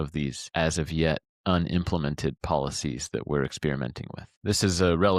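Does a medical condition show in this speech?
No.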